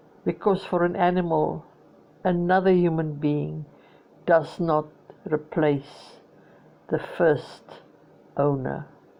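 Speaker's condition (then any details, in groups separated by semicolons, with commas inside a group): No condition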